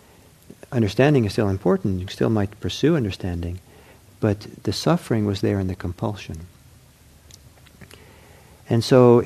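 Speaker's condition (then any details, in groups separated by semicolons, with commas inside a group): No condition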